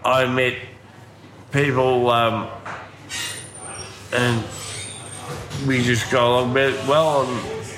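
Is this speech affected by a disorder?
Yes: ataxia from brain damage; acquired cerebellar brain damage at university, pelvic fractures, internal injuries, 2 years hospital, rehab, physio, speech therapy; slurred voice, often taken for drunk.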